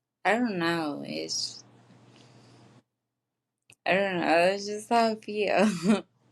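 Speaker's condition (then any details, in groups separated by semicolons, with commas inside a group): Traumatic brain injury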